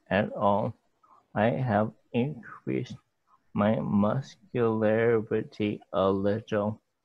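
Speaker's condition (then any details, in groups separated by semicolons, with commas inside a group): ALS; hard time speaking, speech obviously affected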